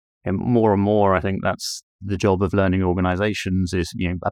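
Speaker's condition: No condition

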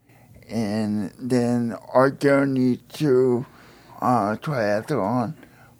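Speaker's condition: Spastic quadriplegia cerebral palsy; relies on others for help

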